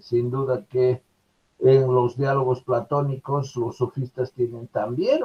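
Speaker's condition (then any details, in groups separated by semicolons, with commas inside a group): No condition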